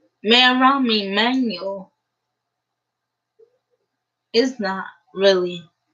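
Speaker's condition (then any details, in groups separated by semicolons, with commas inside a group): Cerebral palsy; uses a wheelchair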